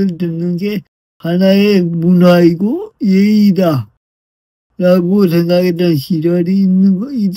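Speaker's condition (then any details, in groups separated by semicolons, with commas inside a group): Brain lesion disability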